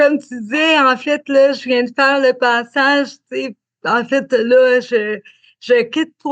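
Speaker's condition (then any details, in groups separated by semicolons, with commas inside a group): Cerebral palsy; spastic diplegic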